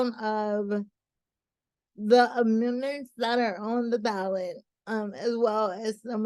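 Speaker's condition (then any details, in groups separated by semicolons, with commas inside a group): Cerebral palsy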